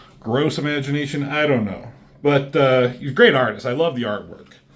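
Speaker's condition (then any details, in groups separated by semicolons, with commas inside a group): No condition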